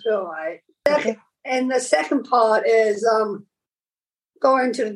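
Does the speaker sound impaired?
Yes: Down syndrome; from birth; speech praised as impressive by co-star Sean McElwee.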